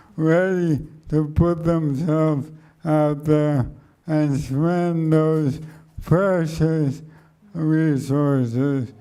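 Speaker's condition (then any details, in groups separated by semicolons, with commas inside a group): Motor neuron degeneration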